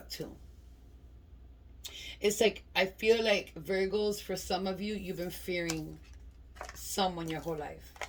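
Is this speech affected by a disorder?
No.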